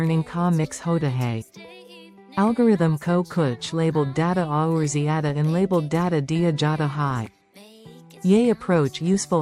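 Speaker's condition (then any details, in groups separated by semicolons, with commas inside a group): No condition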